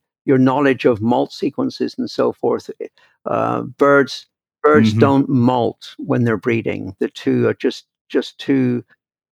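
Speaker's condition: No condition

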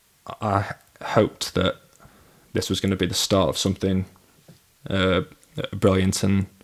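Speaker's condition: Stammer; past exposure therapy, 10-week CBT course from age 22; stammers more when nervous, pauses before answering, avoids phone use, no stammer in inner monologue; blocks

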